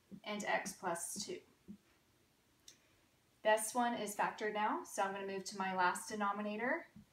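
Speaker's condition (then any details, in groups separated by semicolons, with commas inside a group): No condition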